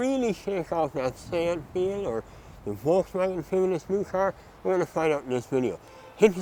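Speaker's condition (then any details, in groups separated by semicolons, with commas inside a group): Mouth cancer surgery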